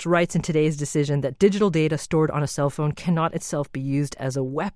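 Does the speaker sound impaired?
No.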